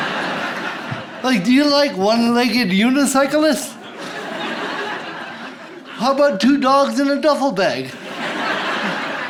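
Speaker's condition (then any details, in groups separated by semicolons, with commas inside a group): Cerebral palsy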